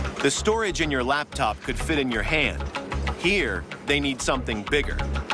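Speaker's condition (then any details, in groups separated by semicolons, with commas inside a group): No condition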